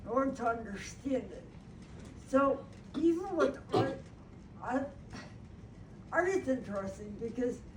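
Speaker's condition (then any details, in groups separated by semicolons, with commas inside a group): Brain injury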